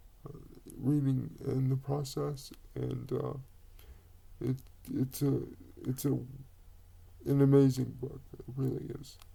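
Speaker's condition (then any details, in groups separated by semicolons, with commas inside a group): Cerebral palsy; quadriplegic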